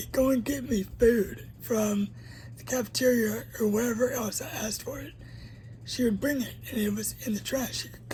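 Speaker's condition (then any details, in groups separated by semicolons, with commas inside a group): Cerebral palsy; uses a wheelchair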